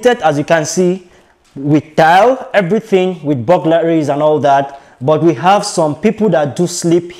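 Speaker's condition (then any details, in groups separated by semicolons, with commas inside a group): No condition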